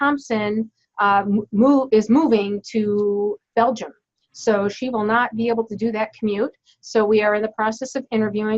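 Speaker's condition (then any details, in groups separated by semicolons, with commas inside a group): No condition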